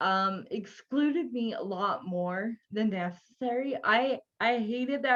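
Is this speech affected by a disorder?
Yes: cerebral palsy.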